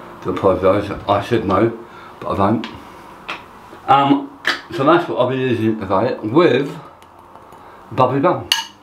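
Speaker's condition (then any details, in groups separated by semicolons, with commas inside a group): Tongue cancer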